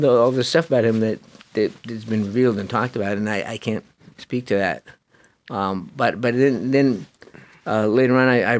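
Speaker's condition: Parkinson's disease; young onset, diagnosed at age 29; spinal surgery about a year ago, massive rehabilitation, relearned walking, now no cane or walker

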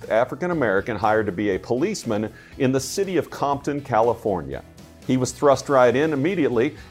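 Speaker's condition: No condition

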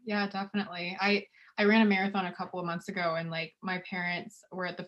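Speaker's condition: No condition

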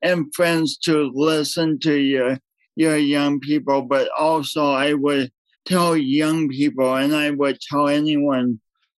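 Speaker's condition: Speech impediment from birth injury; difficulty saying word umbilical

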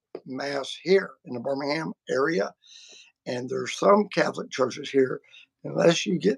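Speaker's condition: Vocal cord surgery; including laser treatment

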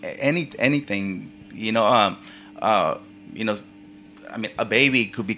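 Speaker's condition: Stuttering; intermittent stutter, cause unknown, possibly tiredness or teasing, formerly avoided speaking from embarrassment; stutters at times, apologises and laughs at self to reset, stutter then goes away; repeated sounds, blocks

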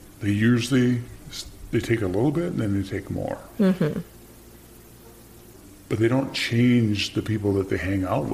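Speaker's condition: No condition

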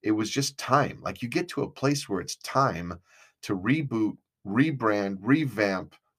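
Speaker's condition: No condition

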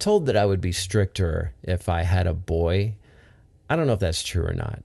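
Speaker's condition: No condition

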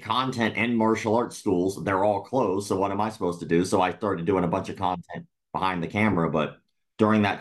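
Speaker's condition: Cleft lip and palate; speech impediment

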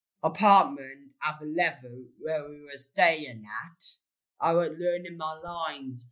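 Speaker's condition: Down syndrome

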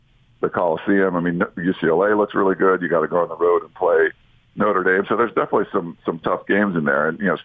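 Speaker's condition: No condition

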